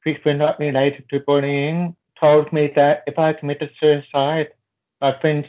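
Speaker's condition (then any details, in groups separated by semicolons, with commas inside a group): Deafness, born deaf, profound hearing loss, severe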